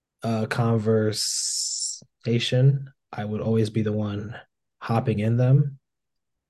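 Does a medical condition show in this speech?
Yes: stuttering; stuttering since childhood, at least since age 9, linked to anxiety; age 25, MPI 2 Stuttering Intensive program with therapist Lori Melnitsky, psychotherapy for anxiety; pauses more around parents, fluent with friends, more disfluent on group Zoom calls, substitutes hard word 'stammer'; here prolonged sounds.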